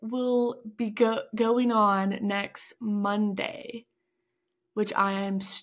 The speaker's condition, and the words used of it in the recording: Stuttering. It may take me a little bit longer to get the words out, but I have a voice.